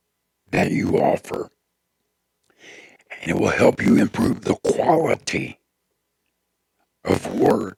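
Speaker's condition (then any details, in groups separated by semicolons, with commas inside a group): Throat cancer; tracheostomy tube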